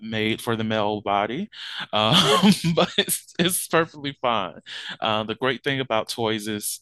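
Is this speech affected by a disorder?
No.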